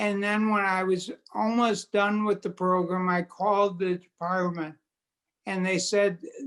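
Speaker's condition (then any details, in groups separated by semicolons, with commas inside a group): Multiple sclerosis; quadriplegic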